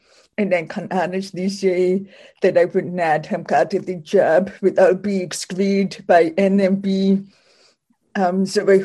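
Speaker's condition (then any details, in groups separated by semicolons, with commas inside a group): Deafness; uses sign language, sign language interpreter or captioning for communication access; speaks for self, also uses sign language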